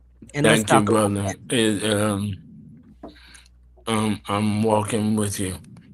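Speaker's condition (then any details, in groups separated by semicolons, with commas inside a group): ALS; bulbar onset, speech and throat muscles; throat muscles affected, speech slowed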